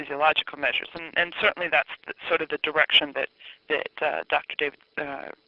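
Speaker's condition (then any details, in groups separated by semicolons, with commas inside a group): No condition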